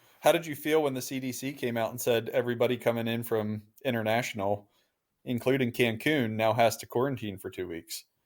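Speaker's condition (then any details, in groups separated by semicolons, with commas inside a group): No condition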